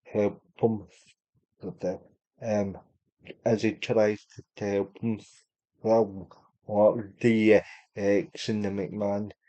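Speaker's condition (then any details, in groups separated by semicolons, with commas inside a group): Cerebral palsy; unable to walk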